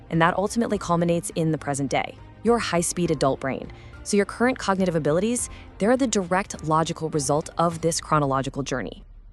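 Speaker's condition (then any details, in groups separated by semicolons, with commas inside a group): No condition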